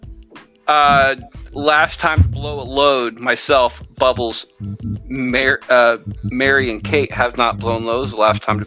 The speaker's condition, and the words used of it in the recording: Stuttering. I cannot, and I have a stuttering issue anyway, so I'm not gonna even try it.